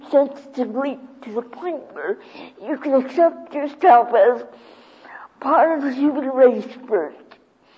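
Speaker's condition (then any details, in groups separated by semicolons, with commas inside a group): Cerebral palsy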